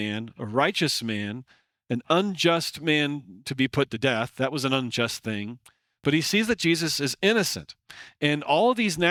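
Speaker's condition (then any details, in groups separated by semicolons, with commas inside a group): No condition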